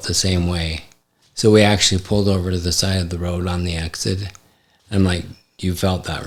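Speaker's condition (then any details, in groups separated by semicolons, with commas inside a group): ALS; affects hand function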